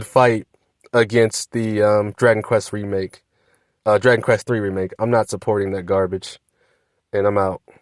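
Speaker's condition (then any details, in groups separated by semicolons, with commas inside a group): No condition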